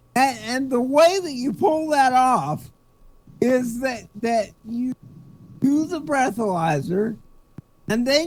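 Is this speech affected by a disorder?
Yes: cerebral palsy; speech sounds drunk.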